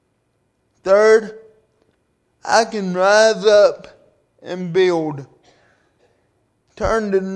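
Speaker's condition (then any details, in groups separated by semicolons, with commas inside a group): Cerebral palsy; due to birth complications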